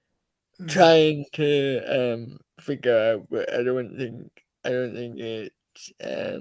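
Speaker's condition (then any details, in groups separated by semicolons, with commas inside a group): Cerebral palsy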